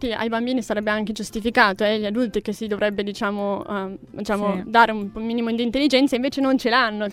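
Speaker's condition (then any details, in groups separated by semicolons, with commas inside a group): Deafness with cochlear implant; deaf from birth in right ear, congenital cytomegalovirus, 2-hour surgery in 2006, 15-stitch scar left head; documented as deaf-mute but speaks plenty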